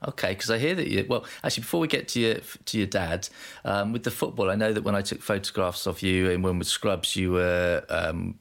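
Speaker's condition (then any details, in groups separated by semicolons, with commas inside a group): No condition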